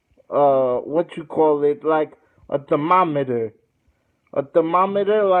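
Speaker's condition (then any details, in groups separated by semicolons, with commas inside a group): Cerebral palsy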